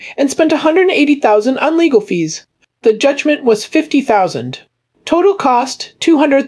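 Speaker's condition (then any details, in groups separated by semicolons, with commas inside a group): No condition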